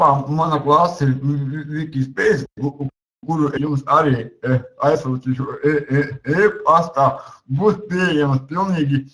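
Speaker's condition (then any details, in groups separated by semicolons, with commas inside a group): Cerebral palsy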